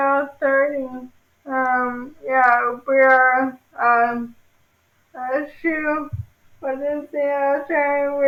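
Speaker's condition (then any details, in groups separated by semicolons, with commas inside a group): ALS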